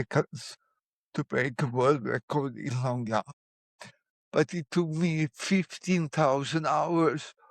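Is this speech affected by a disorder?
Yes: cerebral palsy.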